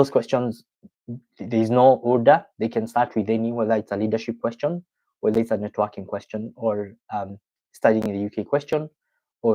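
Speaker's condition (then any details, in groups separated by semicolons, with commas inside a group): No condition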